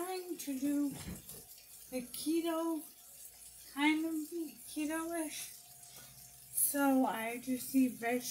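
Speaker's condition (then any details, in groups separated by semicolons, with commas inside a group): Brain injury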